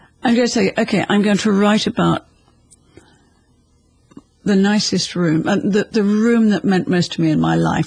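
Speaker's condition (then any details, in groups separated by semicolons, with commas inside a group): No condition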